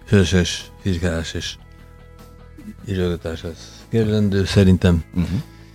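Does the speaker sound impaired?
Yes: Parkinson's disease; becomes emotional more easily as a symptom; harder for listeners to understand.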